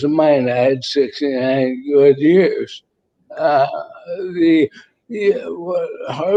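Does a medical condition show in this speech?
Yes: ALS; voice tires, needs rest.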